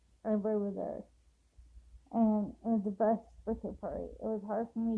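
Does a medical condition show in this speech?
Yes: cerebral palsy; affects walking.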